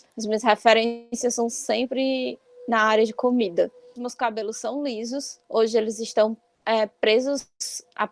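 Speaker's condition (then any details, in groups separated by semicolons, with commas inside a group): No condition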